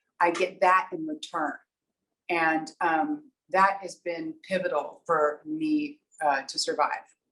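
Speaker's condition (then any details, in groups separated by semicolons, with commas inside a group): No condition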